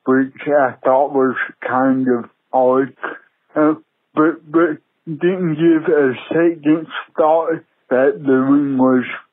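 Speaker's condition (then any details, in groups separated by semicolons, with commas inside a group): Cerebral palsy; present from birth, prevented playing sports growing up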